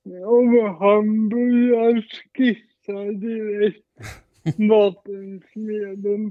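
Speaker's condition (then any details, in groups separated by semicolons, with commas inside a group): Cerebral palsy, mild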